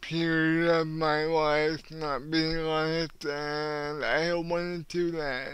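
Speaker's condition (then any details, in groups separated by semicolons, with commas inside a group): Cerebral palsy; cannot walk, uses wheelchair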